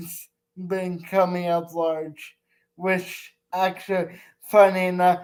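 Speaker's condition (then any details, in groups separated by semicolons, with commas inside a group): Cerebral palsy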